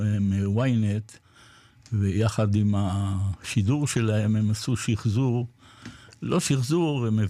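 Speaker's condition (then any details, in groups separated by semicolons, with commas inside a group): Parkinson's disease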